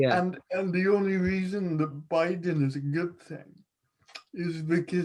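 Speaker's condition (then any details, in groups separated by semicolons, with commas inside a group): Cerebral palsy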